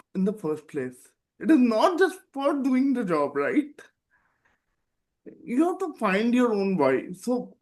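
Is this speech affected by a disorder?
Yes: cerebral palsy; present from birth.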